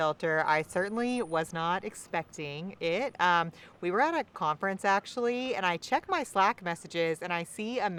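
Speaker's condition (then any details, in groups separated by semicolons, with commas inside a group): No condition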